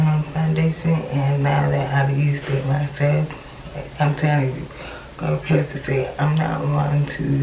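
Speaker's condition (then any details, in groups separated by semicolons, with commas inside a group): Cerebral palsy; from birth, left leg affected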